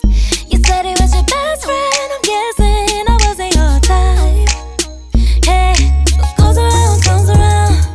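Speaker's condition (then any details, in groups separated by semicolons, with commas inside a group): No condition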